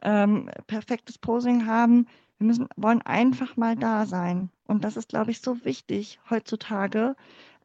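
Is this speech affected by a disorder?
Yes: cleft palate; congenital.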